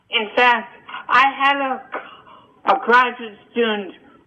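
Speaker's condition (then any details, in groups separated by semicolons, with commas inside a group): Cerebral palsy and hearing loss; seen by 7-9 doctors in New Jersey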